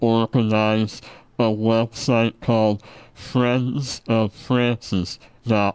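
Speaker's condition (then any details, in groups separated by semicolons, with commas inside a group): Treacher Collins syndrome; congenital genetic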